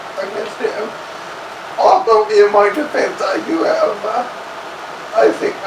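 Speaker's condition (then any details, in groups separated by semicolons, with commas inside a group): Cerebellar ataxia from brain tumour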